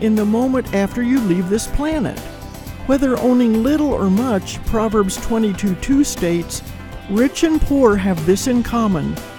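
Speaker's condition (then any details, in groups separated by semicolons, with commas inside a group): No condition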